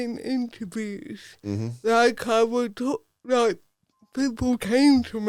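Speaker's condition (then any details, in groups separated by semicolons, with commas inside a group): Cerebral palsy; from birth, no surgery; affects speech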